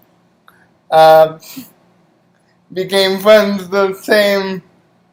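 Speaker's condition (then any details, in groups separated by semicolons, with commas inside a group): Cerebral palsy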